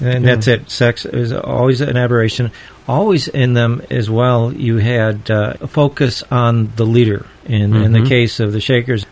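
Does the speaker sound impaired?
No.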